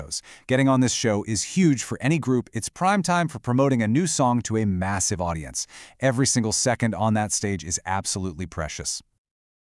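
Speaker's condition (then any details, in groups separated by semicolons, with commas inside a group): No condition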